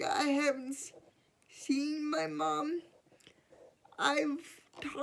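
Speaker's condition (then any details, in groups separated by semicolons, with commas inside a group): Cerebral palsy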